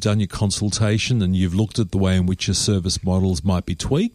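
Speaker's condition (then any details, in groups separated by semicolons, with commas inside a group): No condition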